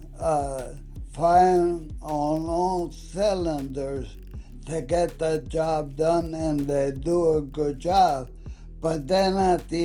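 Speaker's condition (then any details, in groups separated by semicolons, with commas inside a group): ALS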